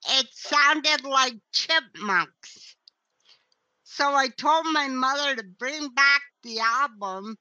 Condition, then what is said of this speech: Cerebral palsy. I wanted to be a professional singer-songwriter when I was able to sing, mm-hmm.